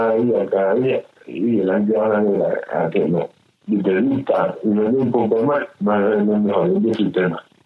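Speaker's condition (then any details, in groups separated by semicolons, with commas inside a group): Cerebral palsy; from birth, delivery complications, affects movement and speech; great difficulty speaking, noticeable speech difficulty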